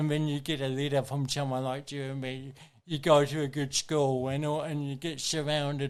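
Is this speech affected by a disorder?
Yes: cerebral palsy.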